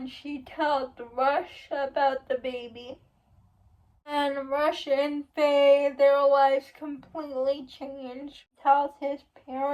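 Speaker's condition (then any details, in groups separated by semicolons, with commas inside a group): Cerebral palsy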